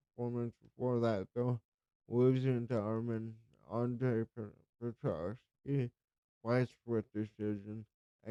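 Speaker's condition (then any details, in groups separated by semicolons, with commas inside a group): Cerebral palsy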